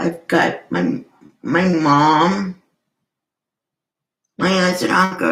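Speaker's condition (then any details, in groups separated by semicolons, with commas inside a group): Cerebral palsy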